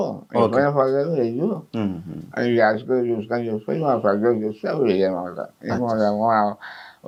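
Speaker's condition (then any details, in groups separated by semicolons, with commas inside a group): Mouth cancer; surgery, part removed; recovering after recent surgery; difficulty eating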